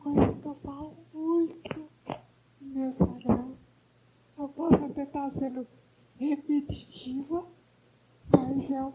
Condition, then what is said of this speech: Cerebral palsy. Talvez equilíbrio de fala também como questão da musicoterapia.